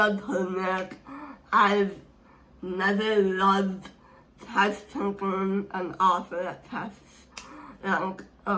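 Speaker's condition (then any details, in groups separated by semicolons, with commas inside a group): Speech impairment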